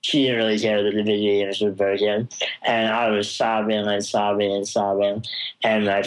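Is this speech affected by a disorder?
Yes: spinal muscular atrophy; congenital progressive wasting, never walked, crawled or sat unassisted, wheelchair from age 2, little limb control; progressive weakness affecting every muscle including legs, arms, jaw and tongue; jaw and tongue weakness affects speech, sounds mumbly, sometimes difficult to understand.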